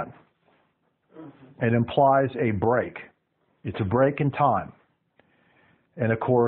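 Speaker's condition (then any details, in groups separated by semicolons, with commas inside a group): No condition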